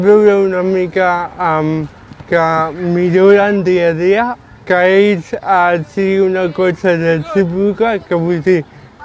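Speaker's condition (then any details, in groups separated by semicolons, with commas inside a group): Cerebral palsy; physical form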